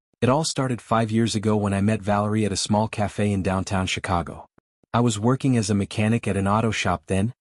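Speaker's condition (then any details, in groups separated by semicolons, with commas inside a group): No condition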